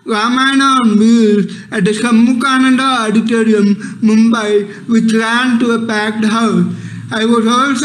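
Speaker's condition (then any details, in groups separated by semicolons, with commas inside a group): Cerebral palsy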